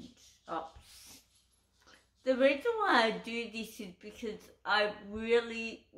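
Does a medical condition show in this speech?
Yes: cerebral palsy; uses wheelchair.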